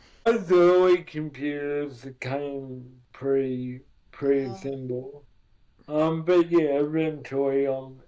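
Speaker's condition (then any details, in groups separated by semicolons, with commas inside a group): Cerebral palsy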